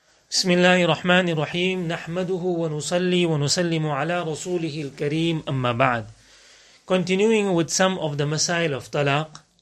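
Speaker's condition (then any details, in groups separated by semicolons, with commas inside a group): No condition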